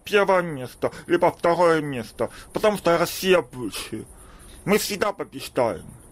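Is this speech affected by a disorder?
Yes: deafness; congenital deafness, since birth, about 33 years, no hearing aid in childhood, attended school for deaf; hard of hearing, lip reads; able to speak despite poor hearing.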